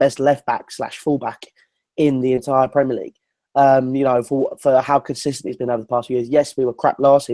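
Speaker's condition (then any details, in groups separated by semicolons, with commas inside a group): No condition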